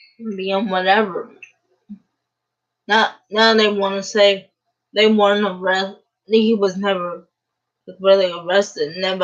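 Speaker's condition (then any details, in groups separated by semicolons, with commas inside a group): Cerebral palsy; uses a wheelchair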